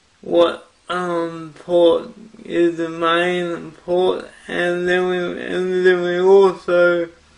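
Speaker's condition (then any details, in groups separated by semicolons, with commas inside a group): Cerebral palsy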